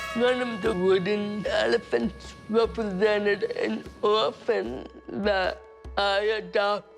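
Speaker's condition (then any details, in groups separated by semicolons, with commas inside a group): Cerebral palsy; speech therapy by age four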